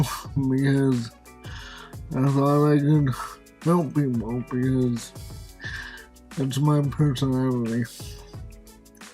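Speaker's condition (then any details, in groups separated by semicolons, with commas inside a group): Cerebral palsy; pseudobulbar affect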